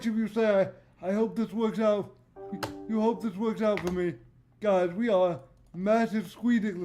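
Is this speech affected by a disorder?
Yes: cerebral palsy; voice tone sometimes odd.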